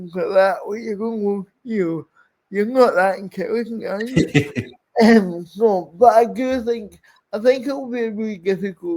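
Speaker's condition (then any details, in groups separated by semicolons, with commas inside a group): Cerebral palsy; speech impairment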